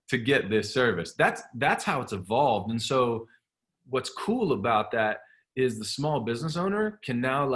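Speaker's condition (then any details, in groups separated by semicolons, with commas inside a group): No condition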